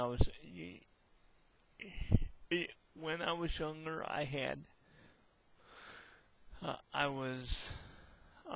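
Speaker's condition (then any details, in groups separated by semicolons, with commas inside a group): Hemiplegic cerebral palsy; hemiplegic type, legs affected, rod in right leg after femur surgery, deaf left ear; past speech impediment, largely fixed by speech therapy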